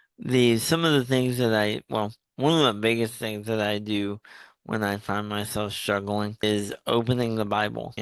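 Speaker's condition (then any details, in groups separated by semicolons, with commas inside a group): Cerebral palsy; uses wheelchair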